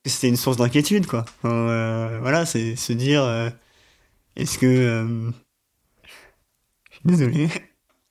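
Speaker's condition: Cleft lip and palate; congenital upper lip cleft extending along whole palate, closed surgically after birth, impaired upper jaw development

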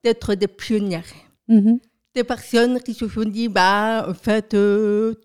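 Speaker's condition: Profound deafness from birth, profound, congenital

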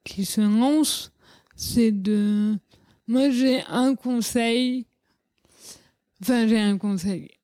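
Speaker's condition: Cerebral palsy; childhood speech

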